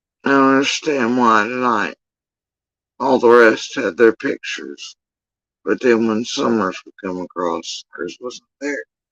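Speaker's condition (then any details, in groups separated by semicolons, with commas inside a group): Facial paralysis after surgery; tongue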